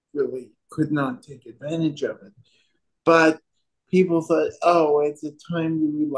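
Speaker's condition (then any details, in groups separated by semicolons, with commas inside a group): Cerebral palsy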